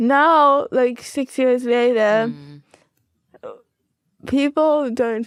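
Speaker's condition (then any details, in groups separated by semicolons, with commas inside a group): Cerebral palsy, spastic quadriplegia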